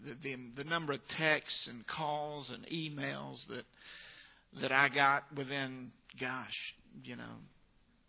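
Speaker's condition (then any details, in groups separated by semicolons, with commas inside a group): No condition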